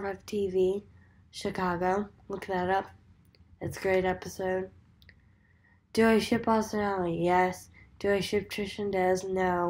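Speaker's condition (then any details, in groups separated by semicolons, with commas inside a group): Cerebral palsy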